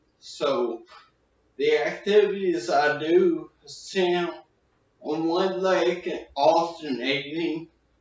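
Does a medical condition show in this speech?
Yes: brain injury with dysarthria.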